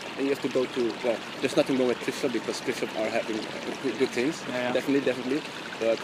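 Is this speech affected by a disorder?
No.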